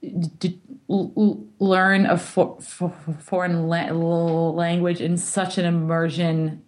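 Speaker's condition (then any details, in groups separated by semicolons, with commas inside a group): Stuttering; adult who stutters in English and Spanish, rarely discloses stuttering now; stuttered on nearly every Spanish word while learning, no word fears, teacher finished stuttered words; repeated sounds, prolonged sounds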